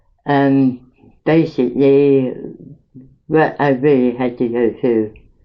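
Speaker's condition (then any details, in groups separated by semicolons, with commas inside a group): Mouth cancer after operations; 23 years since diagnosis, permanent mouth and tongue pain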